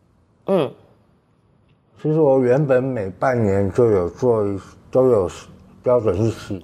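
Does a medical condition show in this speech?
Yes: tongue cancer, partial glossectomy; right tongue cancer, stage 2 resected, recurred about age 50, two-thirds right tongue removed, flap reconstruction; stage 3 recurrence, radiotherapy completed, now in follow-up, about two years since diagnosis; eating and speaking affected after resection.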